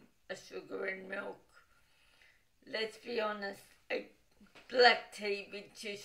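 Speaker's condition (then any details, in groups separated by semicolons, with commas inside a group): Cerebral palsy, dystonic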